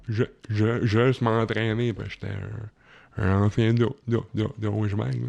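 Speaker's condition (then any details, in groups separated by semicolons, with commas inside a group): Cerebral palsy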